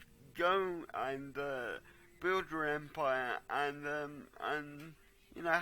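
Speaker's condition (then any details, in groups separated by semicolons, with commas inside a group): Cerebral palsy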